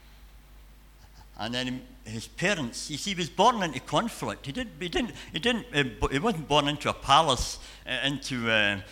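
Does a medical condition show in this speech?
Yes: cleft palate and cleft lip.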